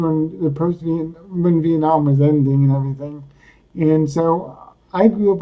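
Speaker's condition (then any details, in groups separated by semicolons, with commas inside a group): Cerebral palsy; speaks coherently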